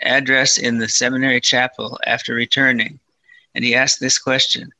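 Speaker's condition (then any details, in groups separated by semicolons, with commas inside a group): Parkinson's disease, mild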